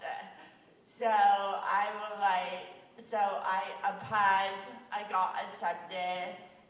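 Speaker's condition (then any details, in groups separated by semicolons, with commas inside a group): Cerebral palsy; hard to be understood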